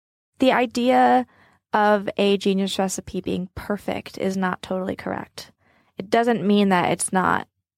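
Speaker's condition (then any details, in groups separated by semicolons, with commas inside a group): No condition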